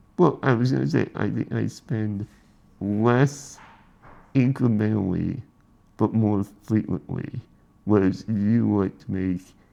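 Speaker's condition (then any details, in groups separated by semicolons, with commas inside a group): Spinal muscular atrophy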